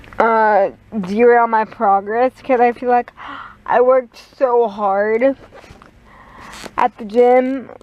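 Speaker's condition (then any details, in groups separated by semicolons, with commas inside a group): Cerebral palsy, dystonic hemiplegia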